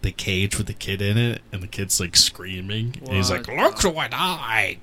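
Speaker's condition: No condition

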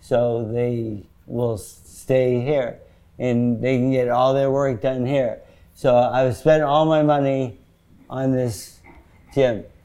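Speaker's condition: Parkinson's disease; symptoms said less severe than another Parkinson's patient's

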